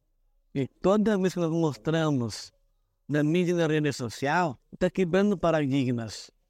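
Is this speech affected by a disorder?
Yes: Down syndrome.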